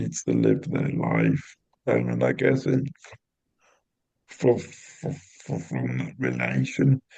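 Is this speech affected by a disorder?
Yes: cerebral palsy; intrathecal baclofen pump.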